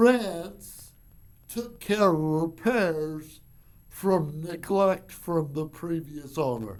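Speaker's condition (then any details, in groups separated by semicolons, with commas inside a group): Cerebral palsy; from birth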